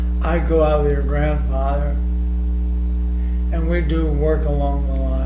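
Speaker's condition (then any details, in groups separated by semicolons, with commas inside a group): ALS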